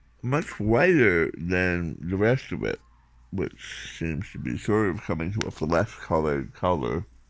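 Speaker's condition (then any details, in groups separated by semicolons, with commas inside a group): Tongue cancer surgery, tongue graft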